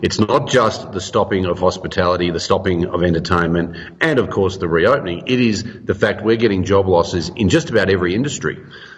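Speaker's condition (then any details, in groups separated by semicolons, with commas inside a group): No condition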